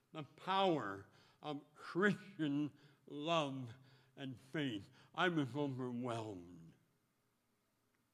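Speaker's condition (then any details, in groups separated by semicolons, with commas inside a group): Speech impediment; mirror under lips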